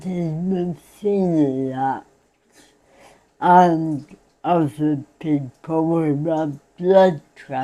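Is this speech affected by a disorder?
Yes: cerebral palsy; spastic.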